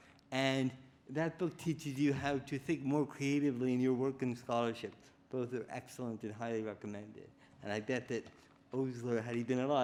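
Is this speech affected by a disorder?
Yes: cerebral palsy.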